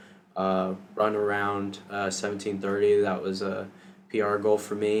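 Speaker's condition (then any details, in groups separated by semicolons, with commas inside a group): No condition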